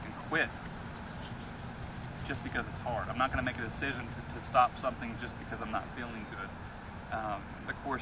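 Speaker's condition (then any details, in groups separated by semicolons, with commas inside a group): No condition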